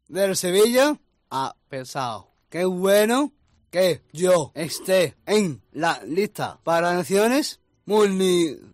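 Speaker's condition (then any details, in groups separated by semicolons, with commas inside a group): Down syndrome; congenital, severe congenital heart disease, several surgeries in first year and a half, then early stimulation; 23 years old, nearly 24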